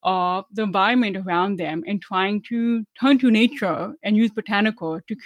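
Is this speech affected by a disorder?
Yes: deafness; about 25 years passing as hearing, relearned English and speech, hearing aids, closed captioning; uses hearing aids and closed captioning, not fluent in sign language; relearned speech through about ten years of speech therapy, often told speaks really well.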